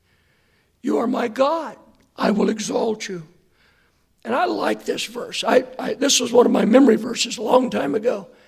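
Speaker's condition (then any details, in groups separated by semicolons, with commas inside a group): Hoarseness after vocal cord surgery; hoarse voice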